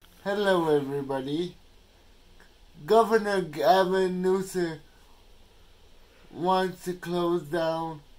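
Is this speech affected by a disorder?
Yes: cerebral palsy.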